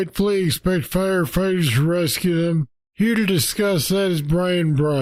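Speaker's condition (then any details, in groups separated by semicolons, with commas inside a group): Parkinson's disease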